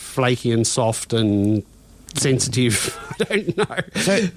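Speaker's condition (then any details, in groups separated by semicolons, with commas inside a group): No condition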